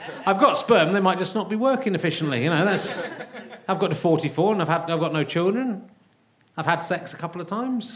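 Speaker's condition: No condition

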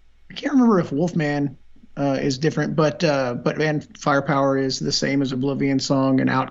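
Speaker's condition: No condition

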